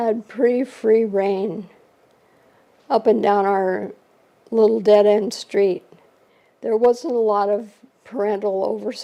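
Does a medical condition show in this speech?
Yes: ALS; shortly after diagnosis.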